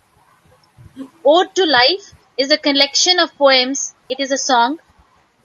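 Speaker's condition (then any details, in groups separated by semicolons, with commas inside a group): No condition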